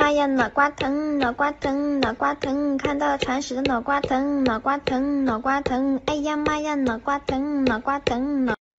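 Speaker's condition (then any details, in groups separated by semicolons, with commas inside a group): No condition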